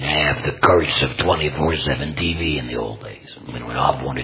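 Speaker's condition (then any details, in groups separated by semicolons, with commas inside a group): Total laryngectomy; complete laryngectomy for larynx cancer, voice prosthesis; speaks through voice prosthesis, may cough while speaking, microphone setup worked out for him; unusual tone of voice, may sound painful to listeners, understandable with careful listening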